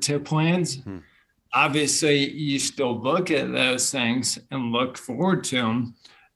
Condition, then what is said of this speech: ALS (motor neuron disease). In terms of who I am, I'm a person at this point that tries to express gratitude for every day, being able to communicate the way I can now.